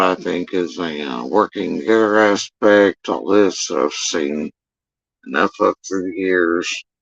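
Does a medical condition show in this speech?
Yes: facial paralysis after surgery; tongue.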